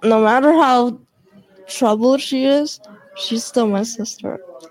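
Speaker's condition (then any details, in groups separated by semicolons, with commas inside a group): Cerebral palsy and dystonia; from birth, born 3 months premature, lack of oxygen to cerebellum, with dystonia causing muscle stiffness; high school age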